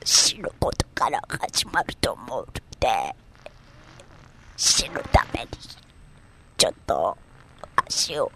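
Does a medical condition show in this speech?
Yes: myasthenia gravis; body strength gradually lost, onset at age 24, ventilator since age 26.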